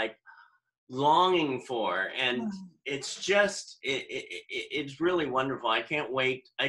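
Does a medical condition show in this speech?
No.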